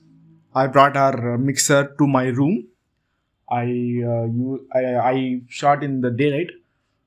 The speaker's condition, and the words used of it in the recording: Stuttering. I think I've been improving my skills of my vocal communication, but I am still on the path.